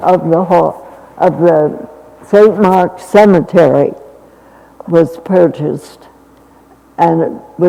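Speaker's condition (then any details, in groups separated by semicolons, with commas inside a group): Essential tremor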